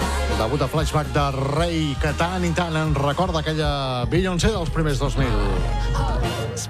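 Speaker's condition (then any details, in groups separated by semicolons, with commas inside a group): No condition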